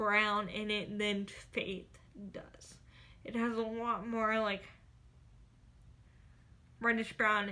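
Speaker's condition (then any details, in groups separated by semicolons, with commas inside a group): Cerebral palsy, spastic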